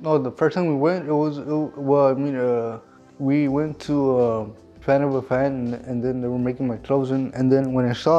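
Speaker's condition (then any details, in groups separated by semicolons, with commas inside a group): Cerebral palsy; cerebral palsy, premature birth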